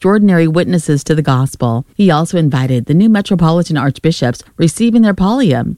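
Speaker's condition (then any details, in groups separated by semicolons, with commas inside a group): No condition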